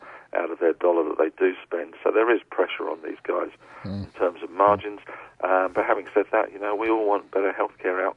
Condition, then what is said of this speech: None; typical speech.